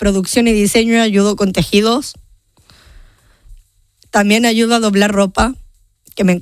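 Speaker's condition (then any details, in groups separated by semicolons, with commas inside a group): Down syndrome; genetic condition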